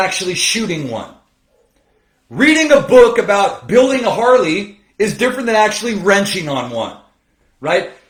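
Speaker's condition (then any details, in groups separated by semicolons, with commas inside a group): No condition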